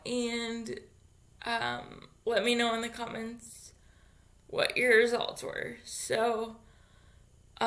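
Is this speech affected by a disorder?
Yes: cerebral palsy; infant ventilator.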